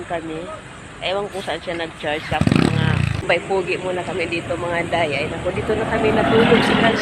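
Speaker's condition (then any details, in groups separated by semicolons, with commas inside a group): No condition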